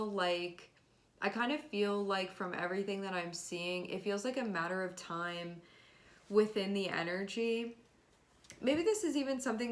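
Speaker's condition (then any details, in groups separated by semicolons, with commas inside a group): No condition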